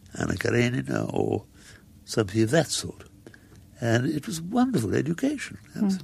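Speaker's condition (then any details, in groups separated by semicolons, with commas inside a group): Muscular dystrophy; walked earlier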